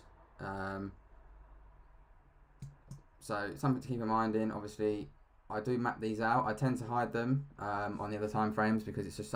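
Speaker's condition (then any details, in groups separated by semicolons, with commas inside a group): No condition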